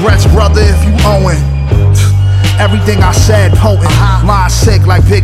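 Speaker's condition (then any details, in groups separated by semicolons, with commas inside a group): No condition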